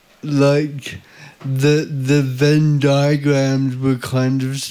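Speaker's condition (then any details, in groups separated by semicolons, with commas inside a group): Cerebral palsy; visible disability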